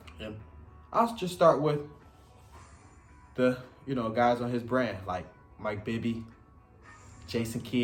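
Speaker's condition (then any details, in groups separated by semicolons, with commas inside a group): No condition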